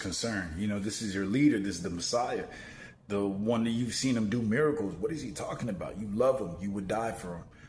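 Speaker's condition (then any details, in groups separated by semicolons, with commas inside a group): No condition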